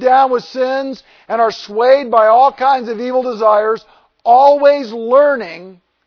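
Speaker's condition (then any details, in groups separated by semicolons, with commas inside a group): No condition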